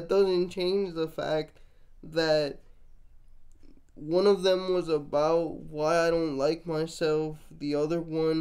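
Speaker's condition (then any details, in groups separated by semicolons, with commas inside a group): Cerebral palsy, mixed, mild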